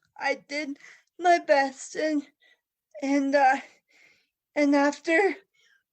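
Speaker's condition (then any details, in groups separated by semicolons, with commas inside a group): Cerebral palsy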